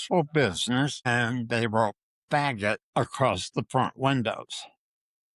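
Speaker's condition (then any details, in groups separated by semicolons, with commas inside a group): Parkinson's disease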